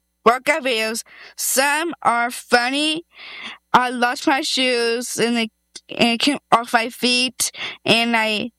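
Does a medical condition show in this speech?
Yes: Down syndrome; congenital trisomy 21, karyotype confirmed via dr. Tim Herndon, congenital heart defect, NICU 14 days; first language sign language, over 300 signs by age 2.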